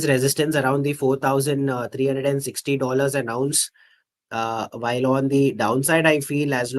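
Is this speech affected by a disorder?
No.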